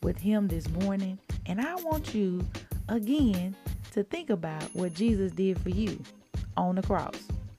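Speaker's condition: No condition

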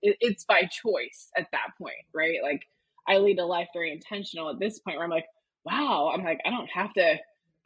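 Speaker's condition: No condition

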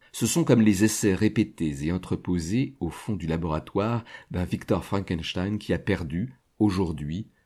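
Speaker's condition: No condition

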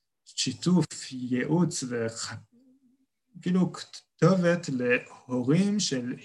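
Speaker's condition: Stuttering; stuttering since young age, previously much more covert; uses word planning and word skipping in stressful situations to keep flow; speech blocks, plans words ahead and skips words under stress; blocks

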